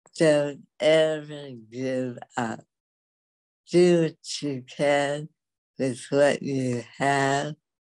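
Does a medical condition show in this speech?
Yes: dystonia; dystonia from age 20, affects walking and speech, right leg kicked left ankle, no cure; several decades since onset, symptoms constant, speaking again after 40 years mute; speech loss began after UCLA, typed needs on typewriter, symptoms when speaking.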